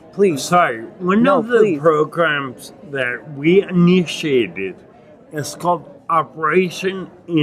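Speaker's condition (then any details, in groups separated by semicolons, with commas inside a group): Acquired ataxia (lance-adams syndrome); dysarthria, tongue biting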